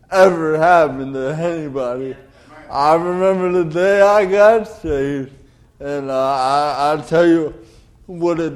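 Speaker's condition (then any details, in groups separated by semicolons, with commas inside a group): Cerebral palsy; Kennedy Krieger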